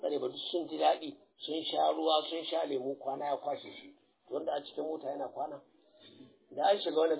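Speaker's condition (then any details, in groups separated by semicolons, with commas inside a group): No condition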